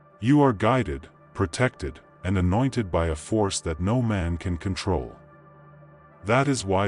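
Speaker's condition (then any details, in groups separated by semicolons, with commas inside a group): No condition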